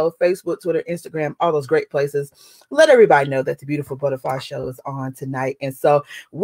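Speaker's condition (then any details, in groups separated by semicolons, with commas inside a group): No condition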